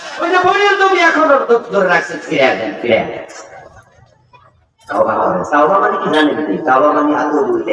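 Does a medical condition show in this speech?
No.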